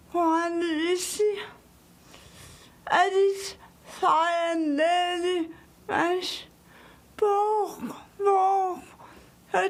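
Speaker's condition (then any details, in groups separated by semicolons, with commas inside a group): Cerebral palsy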